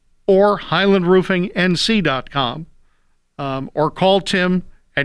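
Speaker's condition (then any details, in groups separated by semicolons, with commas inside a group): No condition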